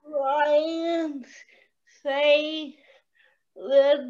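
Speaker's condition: Cerebral palsy

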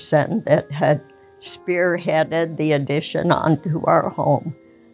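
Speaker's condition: ALS; rare incurable progressive neurodegenerative disease, diagnosed about 3 years ago, lost ability to walk, wheelchair user

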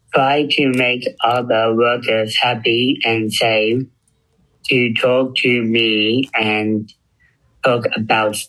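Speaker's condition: Down syndrome; intellectual disability

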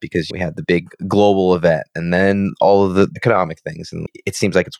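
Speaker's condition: No condition

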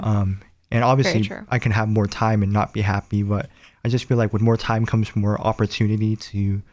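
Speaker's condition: Cleft palate; nose and lip

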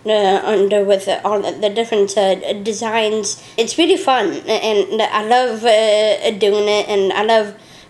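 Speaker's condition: Down syndrome; age 34

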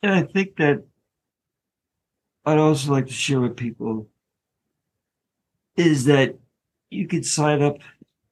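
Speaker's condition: ALS; diagnosed about five years ago

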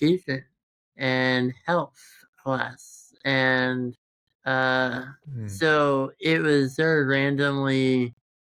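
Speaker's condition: Congenital muscular dystrophy; present since birth

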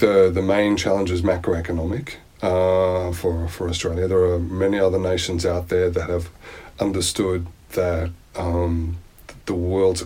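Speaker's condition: No condition

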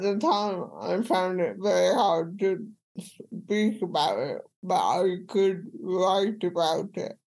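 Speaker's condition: Cerebral palsy; speech impediment

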